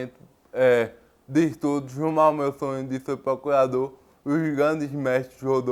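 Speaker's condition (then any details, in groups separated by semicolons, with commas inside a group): Cerebral palsy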